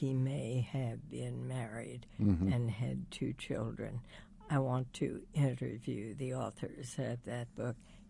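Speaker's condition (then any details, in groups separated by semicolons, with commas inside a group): Spasmodic dysphonia; botulinum toxin cord injection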